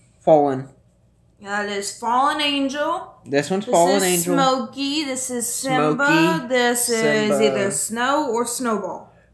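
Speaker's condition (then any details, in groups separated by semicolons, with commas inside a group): No condition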